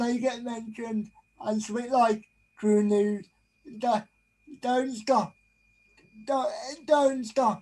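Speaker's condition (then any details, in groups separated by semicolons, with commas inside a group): Cerebral palsy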